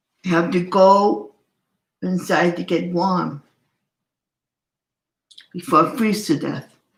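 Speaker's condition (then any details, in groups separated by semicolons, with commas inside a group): Cerebral palsy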